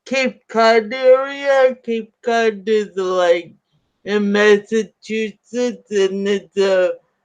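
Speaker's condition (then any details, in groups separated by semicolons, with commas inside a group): Cerebral palsy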